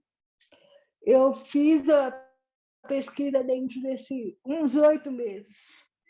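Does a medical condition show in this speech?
Yes: cerebral palsy.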